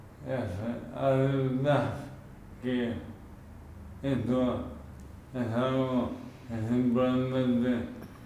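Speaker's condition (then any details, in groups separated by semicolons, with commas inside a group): Amyotrophic lateral sclerosis; speech onset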